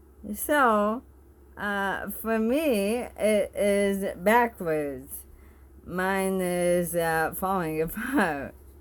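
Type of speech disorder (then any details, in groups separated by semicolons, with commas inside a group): Bulbar dysarthria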